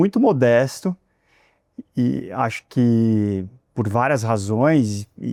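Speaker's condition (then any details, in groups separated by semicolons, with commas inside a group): No condition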